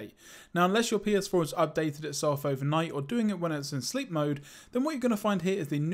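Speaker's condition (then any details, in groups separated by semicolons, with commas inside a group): No condition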